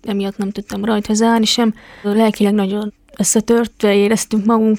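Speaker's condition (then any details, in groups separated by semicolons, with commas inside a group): Deafness; congenital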